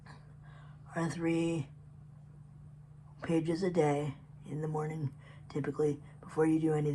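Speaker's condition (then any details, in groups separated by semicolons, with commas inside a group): Cerebral palsy; predominantly physical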